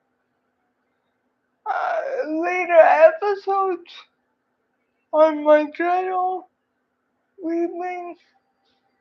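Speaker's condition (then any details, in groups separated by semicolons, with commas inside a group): Cerebral palsy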